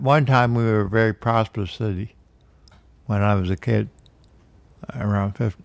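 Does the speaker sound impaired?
Yes: Parkinson's disease; man aged 73.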